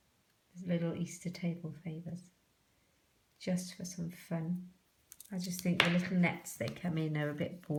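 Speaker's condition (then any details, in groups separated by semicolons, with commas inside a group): No condition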